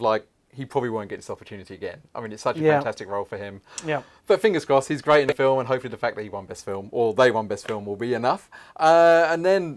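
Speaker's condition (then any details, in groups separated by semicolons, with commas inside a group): No condition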